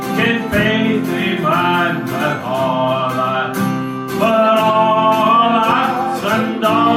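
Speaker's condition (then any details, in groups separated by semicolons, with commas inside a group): No condition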